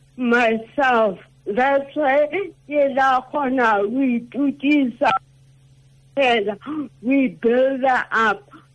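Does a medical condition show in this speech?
Yes: cerebral palsy; present from birth, affects walking and hand use, uses hands in a different way, takes her time; affects speech.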